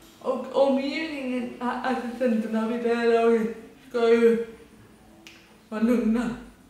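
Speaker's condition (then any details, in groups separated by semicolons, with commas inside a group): Dyskinetic cerebral palsy; dyskinetic form, severe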